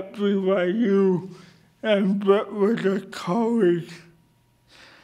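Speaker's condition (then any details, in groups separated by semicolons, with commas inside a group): Cerebral palsy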